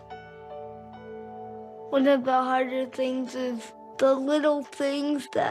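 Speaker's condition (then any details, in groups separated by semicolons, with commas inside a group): Spastic cerebral palsy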